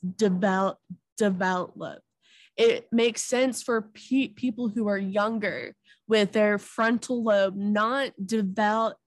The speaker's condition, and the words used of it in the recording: Stuttering. Like i'm a- able to speak yet saying my saying my name is still hard but it's not going to stop me